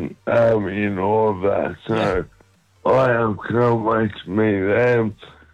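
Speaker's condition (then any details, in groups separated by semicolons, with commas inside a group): MND; motor neurone disease, diagnosed a little over a month ago; symptoms stable, managed with diet and exercise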